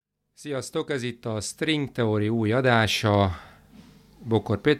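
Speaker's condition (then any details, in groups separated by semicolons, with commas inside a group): No condition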